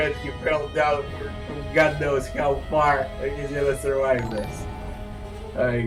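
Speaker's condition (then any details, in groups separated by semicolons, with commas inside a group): No condition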